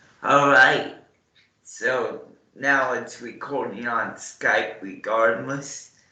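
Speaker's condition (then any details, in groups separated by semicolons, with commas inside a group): Cerebral palsy; morning medication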